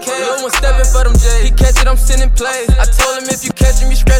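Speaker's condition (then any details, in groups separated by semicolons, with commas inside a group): No condition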